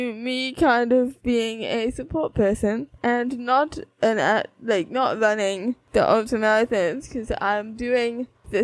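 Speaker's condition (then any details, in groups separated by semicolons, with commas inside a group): Cerebral palsy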